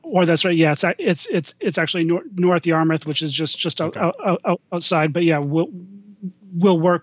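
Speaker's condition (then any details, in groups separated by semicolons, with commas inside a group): Stuttering; lifelong stutter; may freeze up mid-speech, then gets back on a roll; repeated sounds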